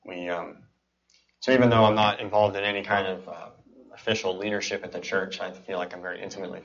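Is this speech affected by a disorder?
Yes: cleft palate and cleft lip; congenital cleft palate and cleft lip, present from birth in Kuwait.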